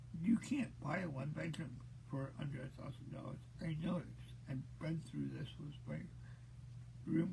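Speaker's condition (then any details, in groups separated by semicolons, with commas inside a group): Cerebral palsy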